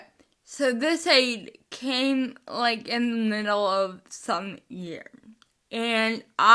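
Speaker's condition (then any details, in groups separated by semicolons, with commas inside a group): Spastic cerebral palsy, mixed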